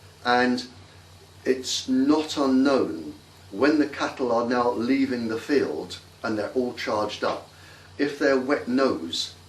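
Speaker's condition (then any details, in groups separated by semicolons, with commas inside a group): No condition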